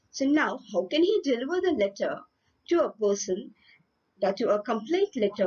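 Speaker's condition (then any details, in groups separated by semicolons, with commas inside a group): No condition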